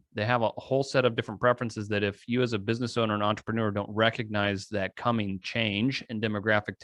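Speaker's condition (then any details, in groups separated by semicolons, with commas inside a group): No condition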